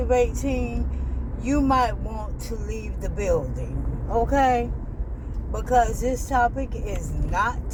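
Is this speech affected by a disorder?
Yes: ALS.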